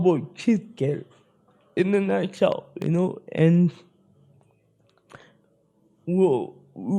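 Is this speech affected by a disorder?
Yes: spastic cerebral palsy.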